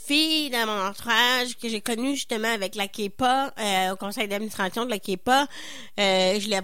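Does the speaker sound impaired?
Yes: hearing loss; uses some hearing device; hearing feels slightly worse, considering cochlear implant, audiologist referral to specialized organization.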